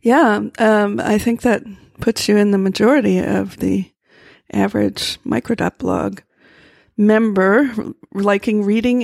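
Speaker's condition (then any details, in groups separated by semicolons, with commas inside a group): No condition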